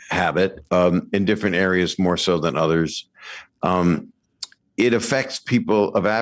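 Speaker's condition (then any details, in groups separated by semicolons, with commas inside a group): No condition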